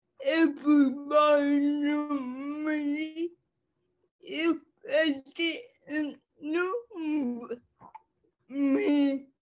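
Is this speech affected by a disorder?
Yes: cerebral palsy; people less willing to listen to own talking voice.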